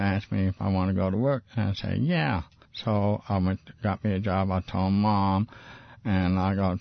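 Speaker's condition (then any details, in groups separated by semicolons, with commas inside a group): Parkinson's disease; described by speaker as in remission; voice clearer after weekly Monday evening talks with Stephen McClary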